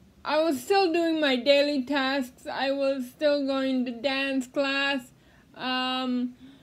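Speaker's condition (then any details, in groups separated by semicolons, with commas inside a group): Cerebral palsy; speech therapy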